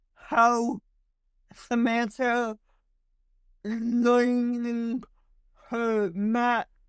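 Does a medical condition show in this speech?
Yes: cerebral palsy.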